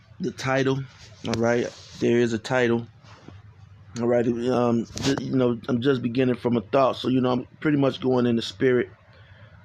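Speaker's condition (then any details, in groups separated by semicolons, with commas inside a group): No condition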